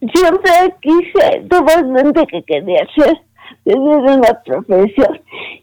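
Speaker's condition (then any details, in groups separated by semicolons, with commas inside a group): Cerebral palsy; premature birth, negligent right knee tumor surgery cut tendons, not walking at 18 months, diagnosed 18-19; some difficulty speaking, able to speak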